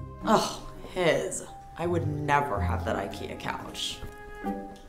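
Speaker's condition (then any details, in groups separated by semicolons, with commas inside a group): No condition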